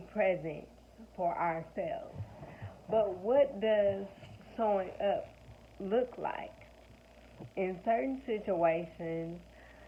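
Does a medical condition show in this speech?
Yes: cerebral palsy, spastic.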